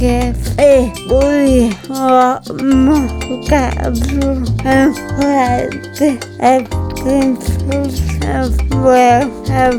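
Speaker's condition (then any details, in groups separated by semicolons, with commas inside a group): Cerebral palsy; from birth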